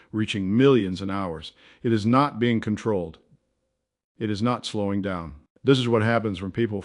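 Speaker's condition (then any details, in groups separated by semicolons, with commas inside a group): No condition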